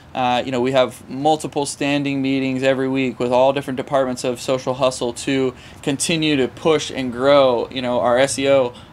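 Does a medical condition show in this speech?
No.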